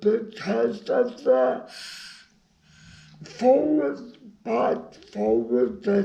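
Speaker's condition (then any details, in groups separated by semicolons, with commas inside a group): Brain injury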